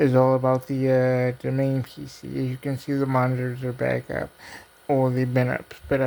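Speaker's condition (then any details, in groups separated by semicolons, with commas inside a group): Cerebral palsy; diplegia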